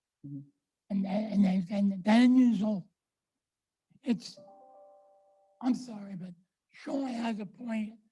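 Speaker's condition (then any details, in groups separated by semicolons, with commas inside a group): ALS; power chair user; recently diagnosed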